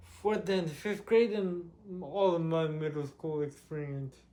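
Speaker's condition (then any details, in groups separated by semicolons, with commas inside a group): Cerebral palsy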